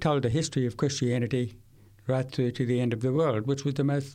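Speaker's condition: Severe to profound hearing loss, acquired, from meningitis at age 8; decades since onset

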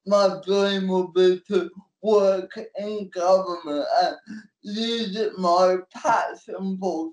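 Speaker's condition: Cerebral palsy; personal care

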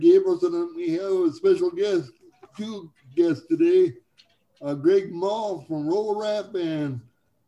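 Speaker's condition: Cerebral palsy; uses wheelchair for mobility

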